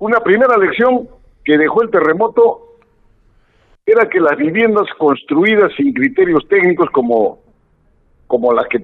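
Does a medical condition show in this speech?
No.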